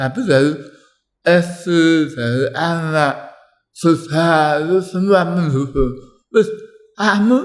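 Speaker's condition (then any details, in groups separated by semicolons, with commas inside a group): Tongue cancer; biopsy-confirmed, ECCT treatment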